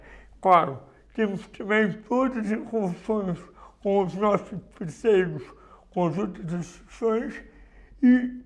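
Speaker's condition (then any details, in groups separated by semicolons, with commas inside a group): Cerebral palsy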